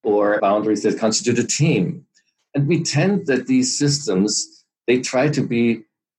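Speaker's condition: No condition

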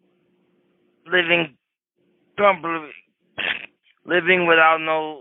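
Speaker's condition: Cerebral palsy; rest of body unaffected by own account

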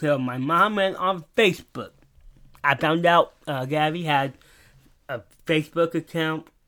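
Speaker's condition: Down syndrome

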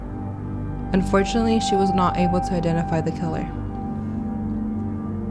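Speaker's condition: No condition

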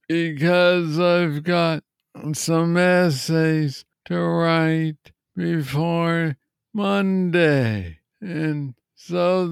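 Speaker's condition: Parkinson's disease; young onset

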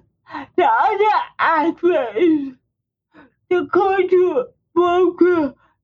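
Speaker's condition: Speech impairment; uses wheelchair

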